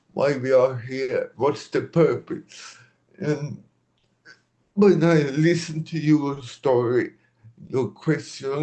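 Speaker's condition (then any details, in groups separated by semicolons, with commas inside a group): Cerebral palsy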